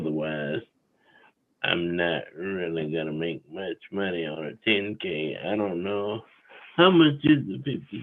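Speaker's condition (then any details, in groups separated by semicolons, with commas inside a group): Cerebral palsy; wheelchair user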